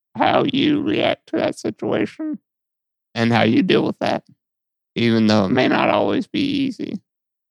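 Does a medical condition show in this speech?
Yes: muscular dystrophy; lifelong, muscle atrophy and weight loss, muscle and fat lost around tailbone, repositioned in bed by mother.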